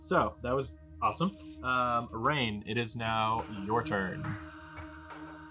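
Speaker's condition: No condition

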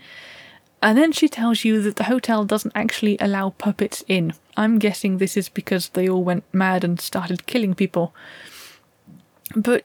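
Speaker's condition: No condition

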